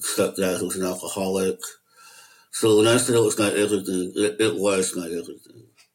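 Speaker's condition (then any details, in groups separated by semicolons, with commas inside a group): Möbius syndrome; affects hearing and eyesight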